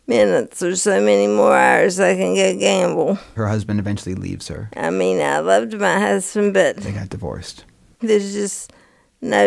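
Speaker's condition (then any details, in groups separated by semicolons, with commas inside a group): Parkinson's disease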